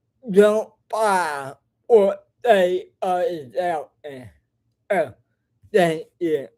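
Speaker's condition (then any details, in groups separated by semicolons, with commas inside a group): Cerebral palsy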